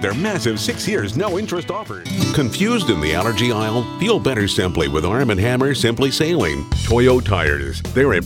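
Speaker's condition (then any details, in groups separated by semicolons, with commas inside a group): No condition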